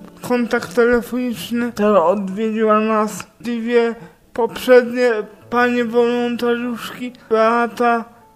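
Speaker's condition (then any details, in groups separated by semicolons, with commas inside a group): Cerebral palsy; childhood onset, moderate severity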